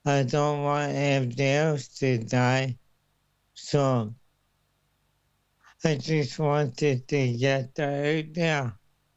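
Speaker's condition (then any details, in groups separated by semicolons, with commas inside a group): Motor neurone disease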